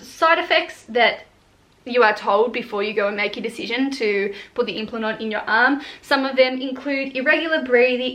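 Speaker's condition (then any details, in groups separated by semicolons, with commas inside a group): No condition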